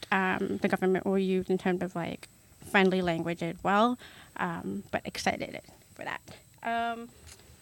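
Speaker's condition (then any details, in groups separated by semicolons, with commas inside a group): Hard of hearing; hard of hearing since age one, considered permanent; wears hearing aid, sometimes struggles to hear in conversation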